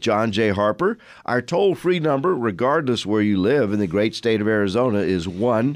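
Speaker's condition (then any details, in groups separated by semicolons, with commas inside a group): No condition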